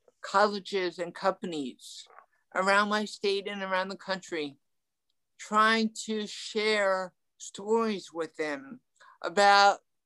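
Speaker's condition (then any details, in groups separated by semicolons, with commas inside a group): Ataxic cerebral palsy; from birth, mild, legs mostly, also arms, walked at about age four; talking affected, tongue affected a little, frequent stuttering in past, improved with speech therapy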